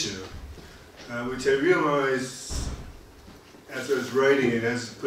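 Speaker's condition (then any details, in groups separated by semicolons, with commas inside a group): No condition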